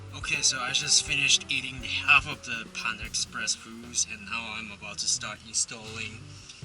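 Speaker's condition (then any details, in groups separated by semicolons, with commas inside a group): No condition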